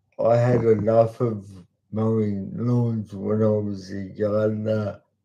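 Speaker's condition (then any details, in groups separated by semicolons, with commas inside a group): Cerebral palsy; talks slowly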